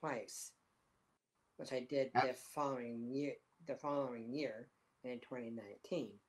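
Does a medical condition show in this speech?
Yes: Down syndrome; disability since childhood.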